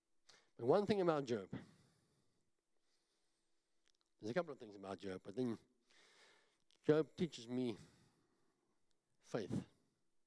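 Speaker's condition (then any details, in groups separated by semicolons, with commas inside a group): Cleft palate; talks funny, self-described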